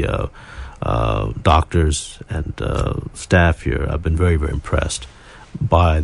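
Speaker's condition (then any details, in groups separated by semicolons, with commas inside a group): No condition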